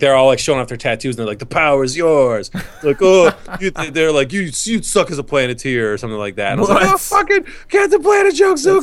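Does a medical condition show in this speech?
No.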